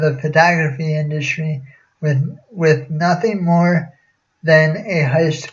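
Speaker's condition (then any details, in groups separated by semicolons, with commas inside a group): Cerebral palsy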